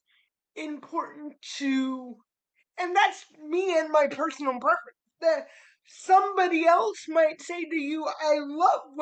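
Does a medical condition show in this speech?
Yes: cerebral palsy; slightly slurred, spastic vocal cords, tone of voice changes.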